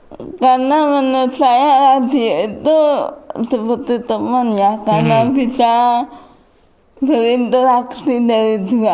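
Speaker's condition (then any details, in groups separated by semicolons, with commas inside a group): Cerebral palsy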